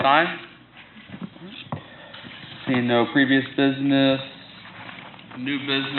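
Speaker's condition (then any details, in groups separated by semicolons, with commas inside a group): No condition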